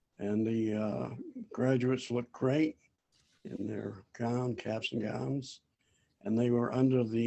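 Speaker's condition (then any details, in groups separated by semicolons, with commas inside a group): No condition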